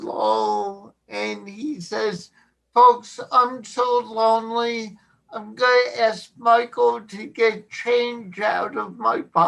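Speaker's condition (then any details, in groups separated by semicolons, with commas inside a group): Cerebral palsy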